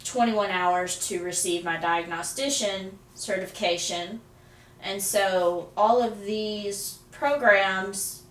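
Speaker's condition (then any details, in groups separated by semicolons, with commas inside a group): No condition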